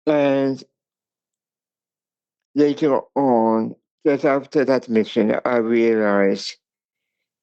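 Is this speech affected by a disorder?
Yes: cerebral palsy; speech impairment.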